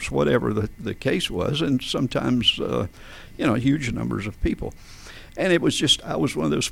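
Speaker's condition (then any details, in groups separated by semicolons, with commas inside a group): Spasmodic dysphonia; adductor spasms, vocal folds slam together, voice problems when speaking to groups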